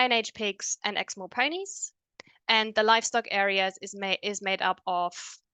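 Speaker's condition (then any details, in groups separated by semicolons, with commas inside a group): No condition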